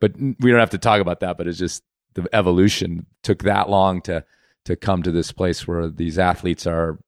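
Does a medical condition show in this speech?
No.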